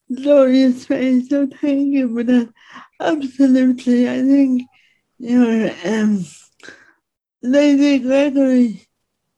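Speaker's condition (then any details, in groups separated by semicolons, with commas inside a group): Speech impediment; disabled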